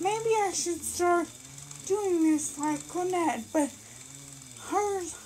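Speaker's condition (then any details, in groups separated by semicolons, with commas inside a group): Brain injury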